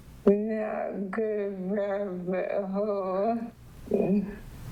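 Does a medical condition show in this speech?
Yes: ALS; limb onset, foot drop; diagnosed about nine months after onset.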